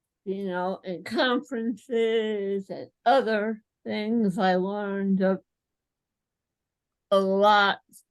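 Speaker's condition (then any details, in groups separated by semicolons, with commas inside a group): Cerebral palsy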